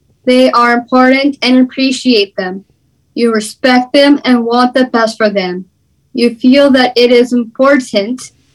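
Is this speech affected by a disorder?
Yes: Down syndrome; visible disability.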